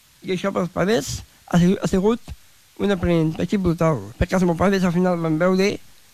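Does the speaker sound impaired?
Yes: Down syndrome; extra chromosome, learns at own pace, needs extra time to understand and process explanations; very talkative, expresses self in own way and own words, dislikes being corrected.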